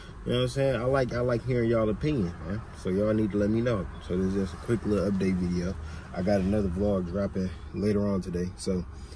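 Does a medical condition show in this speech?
No.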